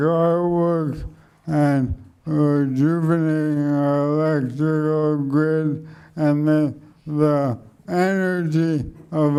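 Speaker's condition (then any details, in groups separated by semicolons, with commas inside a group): ALS; speech slowed and softened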